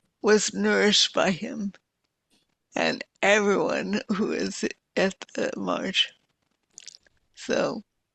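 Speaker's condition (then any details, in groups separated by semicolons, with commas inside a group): Multiple sclerosis; quadriplegic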